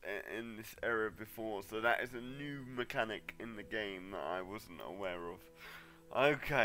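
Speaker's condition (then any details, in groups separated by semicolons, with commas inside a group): Cerebral palsy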